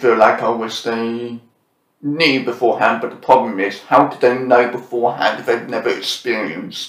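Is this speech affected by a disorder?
Yes: profound deafness with cochlear implants, born profoundly deaf, cochlear implants; congenital profound deafness, no hearing until first cochlear implant at age 2, only one implant allowed then; speaks fairly clearly after smooth speech therapy, speech not always this clear.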